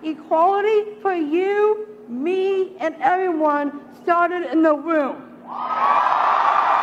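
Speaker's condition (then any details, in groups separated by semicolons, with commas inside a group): Down syndrome; age 36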